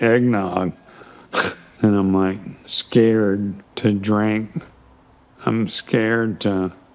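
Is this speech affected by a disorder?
Yes: ALS; may lose speech.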